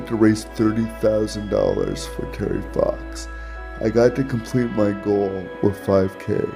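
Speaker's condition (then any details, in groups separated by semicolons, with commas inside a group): Cerebral palsy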